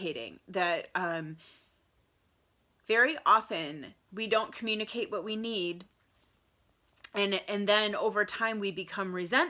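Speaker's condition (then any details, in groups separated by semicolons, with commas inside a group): No condition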